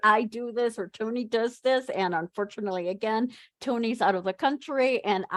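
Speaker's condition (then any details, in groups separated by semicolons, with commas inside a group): No condition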